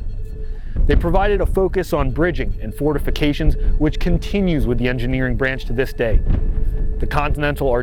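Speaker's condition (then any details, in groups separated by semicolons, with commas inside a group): No condition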